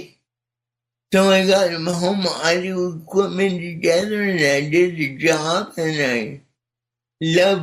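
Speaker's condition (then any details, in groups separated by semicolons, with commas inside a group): Cerebral palsy; speech not affected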